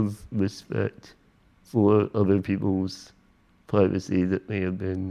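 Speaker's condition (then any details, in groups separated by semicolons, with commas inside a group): Spinal muscular atrophy; power wheelchair user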